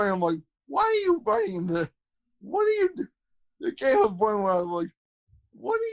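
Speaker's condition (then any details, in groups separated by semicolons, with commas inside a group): Cerebral palsy, spastic quadriplegia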